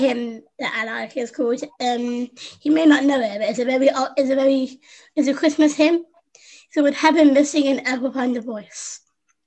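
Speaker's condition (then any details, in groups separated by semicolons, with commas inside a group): Down syndrome; congenital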